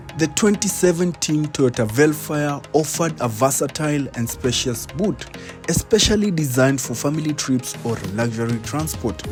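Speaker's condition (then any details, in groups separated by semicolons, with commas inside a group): No condition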